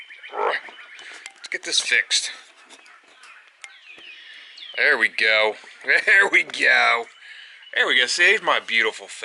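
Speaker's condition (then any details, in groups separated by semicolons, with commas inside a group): No condition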